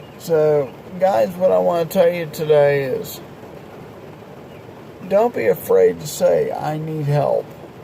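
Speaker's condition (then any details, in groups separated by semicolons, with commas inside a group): Multiple sclerosis; relapsing-remitting, now progressive; uses a chair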